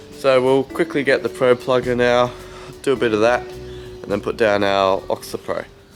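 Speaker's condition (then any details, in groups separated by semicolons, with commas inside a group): No condition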